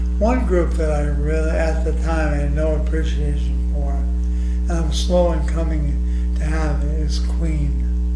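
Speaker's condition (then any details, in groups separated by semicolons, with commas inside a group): ALS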